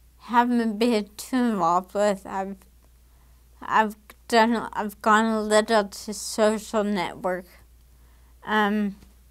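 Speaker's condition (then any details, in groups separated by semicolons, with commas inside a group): Damaged diaphragm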